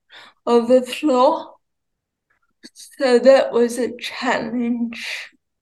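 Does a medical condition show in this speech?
Yes: cerebral palsy, ataxia; walks short distances, mostly uses wheelchair, muscles tense more when told to relax.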